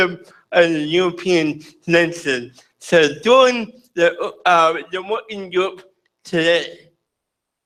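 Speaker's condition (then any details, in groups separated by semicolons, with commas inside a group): Cerebral palsy; present from birth, drug-induced brain damage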